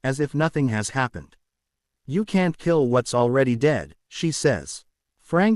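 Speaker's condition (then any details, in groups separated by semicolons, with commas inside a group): No condition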